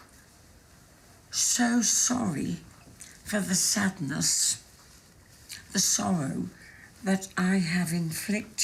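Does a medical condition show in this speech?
Yes: muscular dystrophy; limb girdle muscular dystrophy type 1a, inherited; rapidly progressing, severe.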